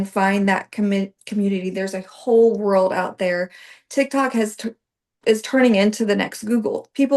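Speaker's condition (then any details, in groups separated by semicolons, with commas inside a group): No condition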